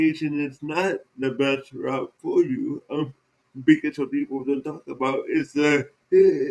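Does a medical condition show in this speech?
Yes: cerebral palsy; present from birth.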